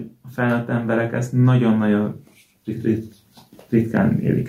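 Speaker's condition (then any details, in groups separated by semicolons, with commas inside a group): Stuttering; blocks immediately audible and visible to listeners; about three years of Toastmasters public speaking club practice; prolongs vowels when feeling a block coming, easier speaking with accepting listeners; repeated sounds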